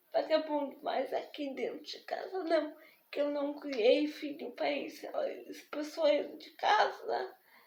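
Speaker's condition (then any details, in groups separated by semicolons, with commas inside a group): Spastic diplegic cerebral palsy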